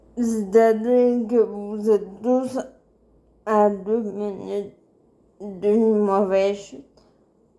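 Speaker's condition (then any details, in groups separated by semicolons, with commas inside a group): Cerebral palsy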